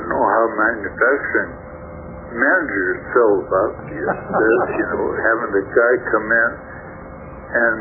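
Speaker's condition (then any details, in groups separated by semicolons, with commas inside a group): Stroke affecting throat muscles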